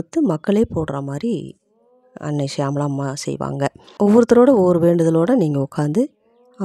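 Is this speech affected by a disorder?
No.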